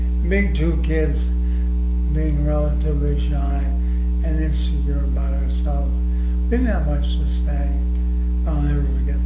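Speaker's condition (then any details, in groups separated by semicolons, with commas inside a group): ALS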